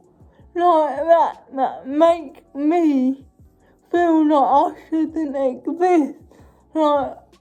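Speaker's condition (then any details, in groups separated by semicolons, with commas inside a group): Cerebral palsy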